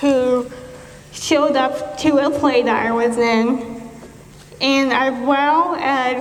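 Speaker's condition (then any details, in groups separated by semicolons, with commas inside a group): Cerebral palsy; speech, childhood apraxia of speech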